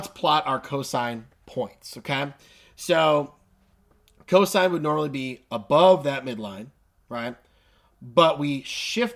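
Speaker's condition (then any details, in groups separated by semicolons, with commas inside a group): No condition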